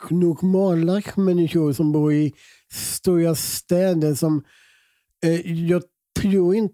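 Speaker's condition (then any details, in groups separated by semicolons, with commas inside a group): Down syndrome; present from birth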